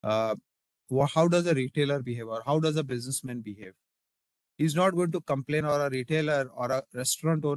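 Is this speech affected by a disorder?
No.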